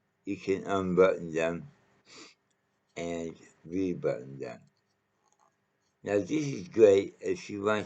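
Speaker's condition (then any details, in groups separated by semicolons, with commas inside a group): Mouth cancer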